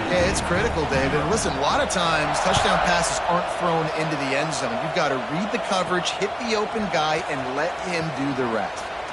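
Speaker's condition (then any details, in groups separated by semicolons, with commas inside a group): No condition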